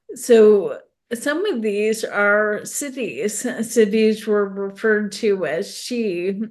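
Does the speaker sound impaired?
Yes: ALS; specialist-confirmed diagnosis.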